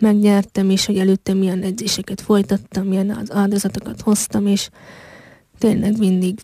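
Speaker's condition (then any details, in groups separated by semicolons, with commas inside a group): Hearing impairment (deaf); device not allowed at deaf competitions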